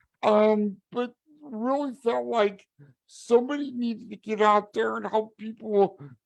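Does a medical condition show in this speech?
Yes: cerebral palsy.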